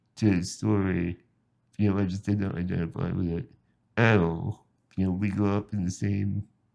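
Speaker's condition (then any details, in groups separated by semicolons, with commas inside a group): Spinal muscular atrophy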